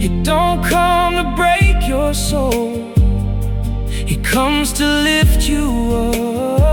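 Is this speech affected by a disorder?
No.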